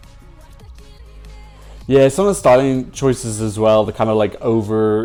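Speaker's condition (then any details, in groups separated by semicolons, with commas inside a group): No condition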